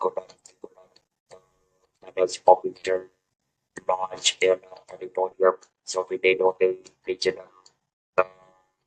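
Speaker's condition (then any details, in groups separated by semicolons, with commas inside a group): Throat cancer, electrolarynx user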